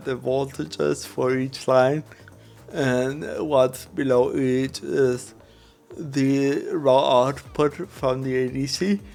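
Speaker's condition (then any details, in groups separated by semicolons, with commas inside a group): Cerebral palsy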